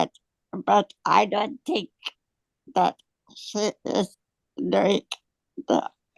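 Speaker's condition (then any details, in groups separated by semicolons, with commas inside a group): Dystonia; affects throat upward; 4 to 5 years duration; hard time talking, throat spasms on exertion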